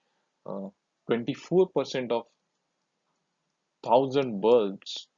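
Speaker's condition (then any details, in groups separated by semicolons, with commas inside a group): No condition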